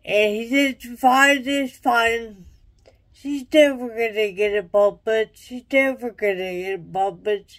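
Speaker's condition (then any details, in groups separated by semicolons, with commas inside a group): Traumatic brain injury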